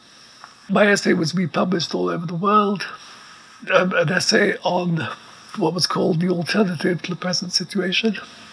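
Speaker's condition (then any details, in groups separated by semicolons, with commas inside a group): ALS; respirator audible in background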